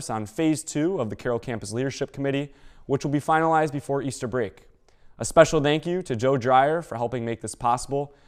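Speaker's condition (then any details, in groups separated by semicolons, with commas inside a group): No condition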